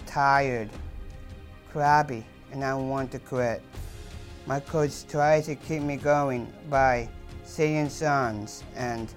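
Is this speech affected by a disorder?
Yes: Down syndrome, trisomy 21; speech really hard due to low muscle tone and tongue.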